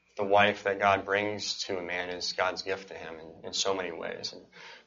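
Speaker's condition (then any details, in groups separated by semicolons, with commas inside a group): Cleft palate and cleft lip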